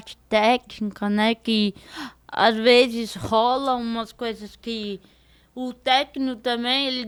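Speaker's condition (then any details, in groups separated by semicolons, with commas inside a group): Cerebral palsy; diparetic form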